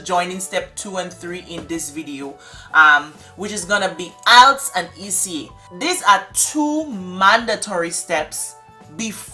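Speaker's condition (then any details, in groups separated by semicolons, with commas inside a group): No condition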